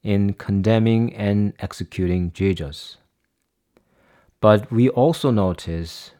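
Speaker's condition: No condition

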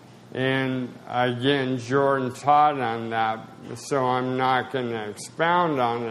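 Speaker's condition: Spasticity, mild

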